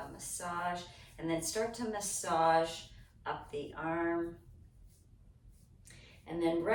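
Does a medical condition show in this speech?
No.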